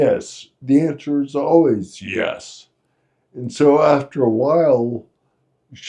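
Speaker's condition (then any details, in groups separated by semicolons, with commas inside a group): Friedreich's ataxia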